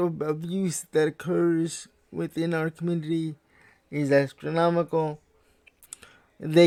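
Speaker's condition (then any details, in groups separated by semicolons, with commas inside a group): Cerebral palsy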